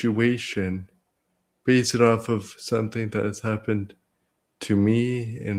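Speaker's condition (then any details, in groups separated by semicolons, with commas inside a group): Cerebral palsy; present from birth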